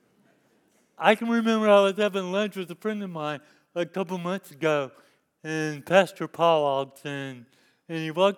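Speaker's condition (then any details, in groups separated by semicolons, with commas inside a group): Cerebral palsy; lifelong disability since youth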